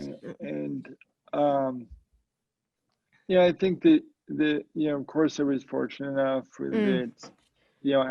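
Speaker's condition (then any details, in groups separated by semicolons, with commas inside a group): Cerebral palsy; very mild form, difficult birth, heart transplant as teenager; diagnosed at age three; mild form affects speech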